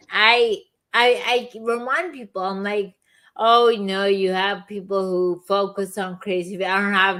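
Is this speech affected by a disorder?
Yes: chronic lyme disease.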